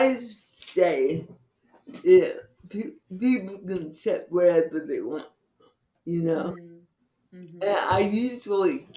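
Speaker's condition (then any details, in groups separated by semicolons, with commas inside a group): Cerebral palsy; from birth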